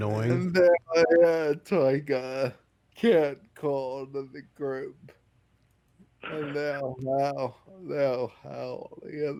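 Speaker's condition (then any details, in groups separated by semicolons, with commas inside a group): Friedreich's ataxia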